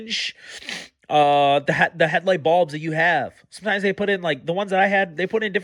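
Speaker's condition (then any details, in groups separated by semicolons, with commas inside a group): No condition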